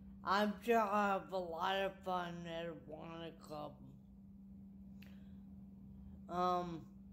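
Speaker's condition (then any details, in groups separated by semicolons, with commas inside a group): Traumatic brain injury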